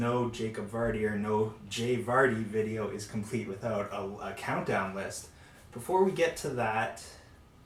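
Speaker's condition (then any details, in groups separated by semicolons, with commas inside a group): No condition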